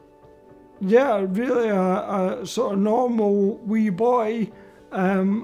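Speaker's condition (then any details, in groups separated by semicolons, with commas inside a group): Motor neurone disease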